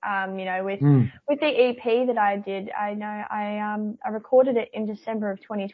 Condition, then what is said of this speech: Cleft palate. So I'm singing and I have the closure and I'm able to project with ease and I'm able to sing and have more control.